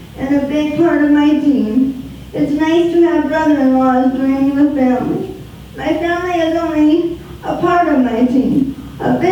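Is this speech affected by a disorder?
Yes: spastic quadriplegic cerebral palsy.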